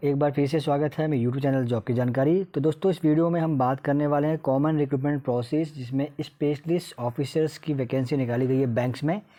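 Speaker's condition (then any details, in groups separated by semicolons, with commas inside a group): No condition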